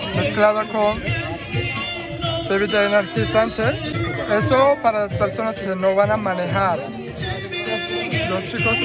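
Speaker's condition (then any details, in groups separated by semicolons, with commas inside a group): No condition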